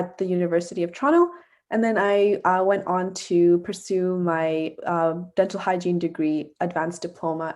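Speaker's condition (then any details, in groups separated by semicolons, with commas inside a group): No condition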